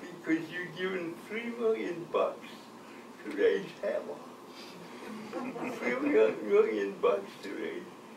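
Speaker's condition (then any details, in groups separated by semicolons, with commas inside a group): Cerebral palsy; from birth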